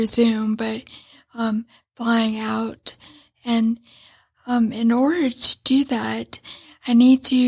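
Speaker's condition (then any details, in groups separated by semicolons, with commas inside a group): Traumatic brain injury; head-on vehicle collision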